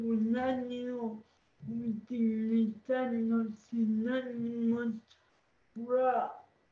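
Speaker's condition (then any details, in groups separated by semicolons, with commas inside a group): Cerebral palsy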